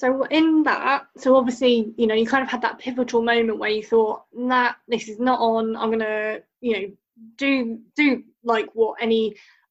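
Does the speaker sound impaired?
Yes: cleft lip and palate; born with cleft lip and palate, lip and hard palate repair, soft palate repair, bone graft, no cosmetic surgery.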